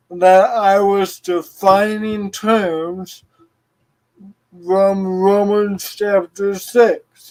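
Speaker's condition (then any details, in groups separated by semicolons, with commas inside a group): Cerebral palsy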